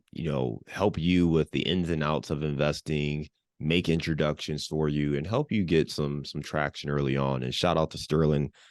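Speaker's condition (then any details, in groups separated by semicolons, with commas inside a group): No condition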